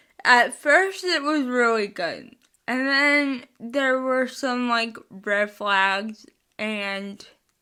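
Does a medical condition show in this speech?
Yes: spastic cerebral palsy, mixed.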